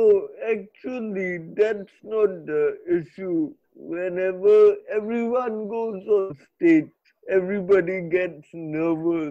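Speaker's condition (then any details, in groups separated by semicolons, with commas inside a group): Cerebral palsy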